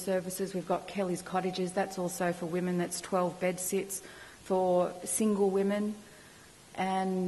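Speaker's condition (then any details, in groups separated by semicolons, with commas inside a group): No condition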